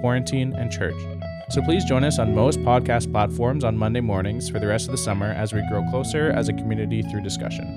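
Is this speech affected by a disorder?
No.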